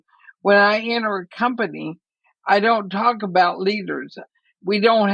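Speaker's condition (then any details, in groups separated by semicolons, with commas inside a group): ALS; speech impaired but intelligible, breathlessness limits talking duration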